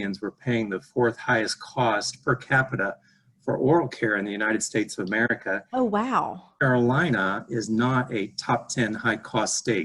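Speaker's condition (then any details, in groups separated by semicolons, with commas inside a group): No condition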